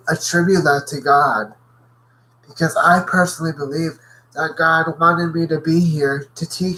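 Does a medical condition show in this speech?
Yes: cerebral palsy.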